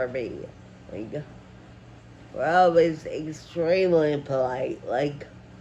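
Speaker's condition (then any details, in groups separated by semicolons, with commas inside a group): Friedreich ataxia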